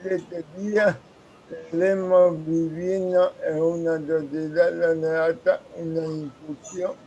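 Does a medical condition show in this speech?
Yes: cerebral palsy.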